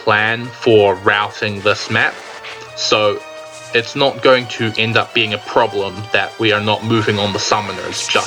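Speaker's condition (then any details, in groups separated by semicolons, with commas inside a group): No condition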